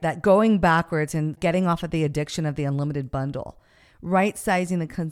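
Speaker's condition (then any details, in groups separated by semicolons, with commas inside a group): No condition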